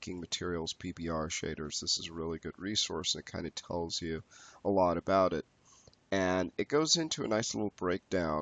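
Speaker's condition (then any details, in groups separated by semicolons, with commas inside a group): No condition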